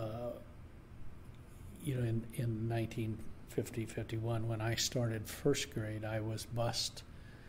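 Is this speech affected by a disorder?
No.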